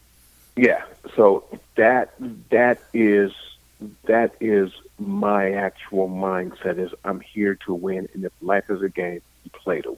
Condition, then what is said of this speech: Stuttering. Sometimes I do trip up over words, but one thing I've learned, and